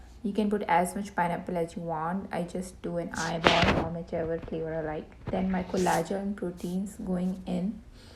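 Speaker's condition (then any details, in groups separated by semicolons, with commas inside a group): No condition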